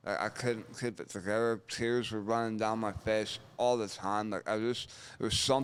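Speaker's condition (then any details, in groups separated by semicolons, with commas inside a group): Gunshot injury to chin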